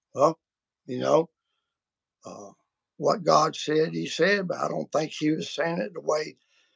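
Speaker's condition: Vocal cord surgery; multiple vocal cord surgeries

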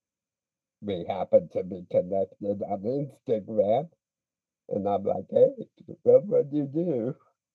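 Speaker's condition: Speech impediment

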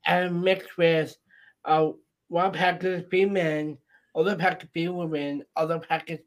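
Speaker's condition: Down syndrome

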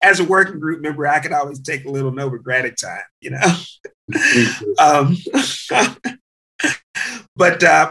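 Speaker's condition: No condition

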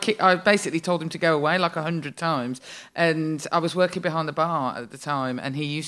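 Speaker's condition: No condition

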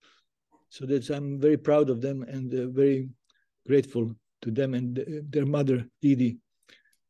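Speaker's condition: Parkinson's disease; diagnosed 2010, could not play guitar syncopation, stopped playing guitar publicly 2015; ping pong therapy two to three times weekly, began five to six years post-diagnosis, some symptoms reversed

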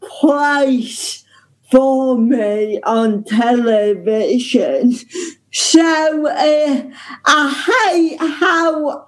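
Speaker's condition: Ataxic cerebral palsy; present from birth

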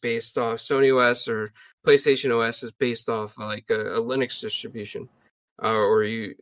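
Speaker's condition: No condition

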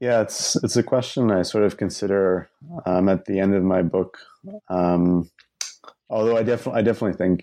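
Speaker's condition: No condition

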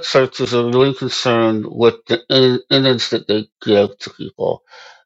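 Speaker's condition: Moebius syndrome; congenital

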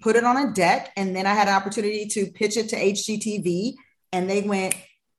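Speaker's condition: No condition

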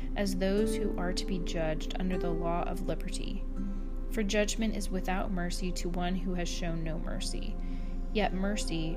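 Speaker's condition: No condition

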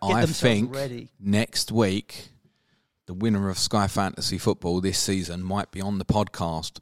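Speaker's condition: No condition

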